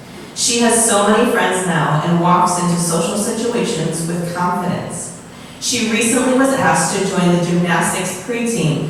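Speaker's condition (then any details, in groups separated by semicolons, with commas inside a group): No condition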